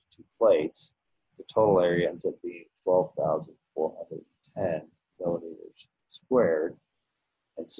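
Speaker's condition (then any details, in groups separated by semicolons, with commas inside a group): No condition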